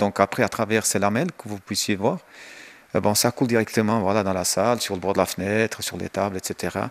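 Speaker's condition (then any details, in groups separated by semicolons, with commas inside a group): No condition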